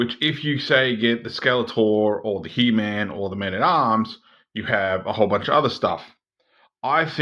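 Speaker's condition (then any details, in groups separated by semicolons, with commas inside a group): No condition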